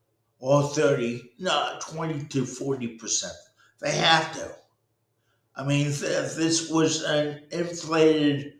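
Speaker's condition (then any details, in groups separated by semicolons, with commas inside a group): Cerebral palsy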